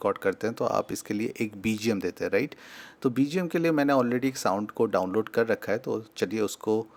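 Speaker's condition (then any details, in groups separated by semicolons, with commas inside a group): No condition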